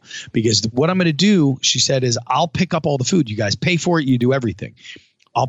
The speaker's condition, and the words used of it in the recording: No condition.